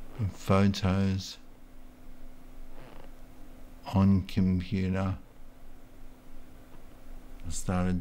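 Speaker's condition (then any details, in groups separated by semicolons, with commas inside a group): Multiple sclerosis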